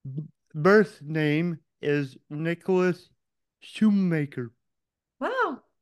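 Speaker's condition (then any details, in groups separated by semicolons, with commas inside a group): Cerebral palsy; physical challenges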